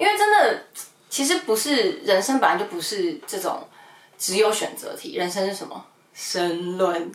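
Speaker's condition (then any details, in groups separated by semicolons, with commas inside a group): No condition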